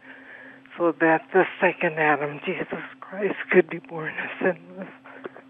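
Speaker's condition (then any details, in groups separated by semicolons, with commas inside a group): Parkinson's; debilitating effects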